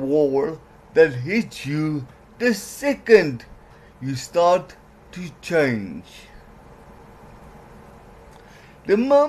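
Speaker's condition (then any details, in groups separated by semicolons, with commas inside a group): Cerebral palsy; legs affected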